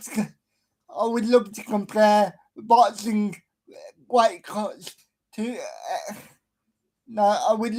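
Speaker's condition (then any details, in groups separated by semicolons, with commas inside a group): Cerebral palsy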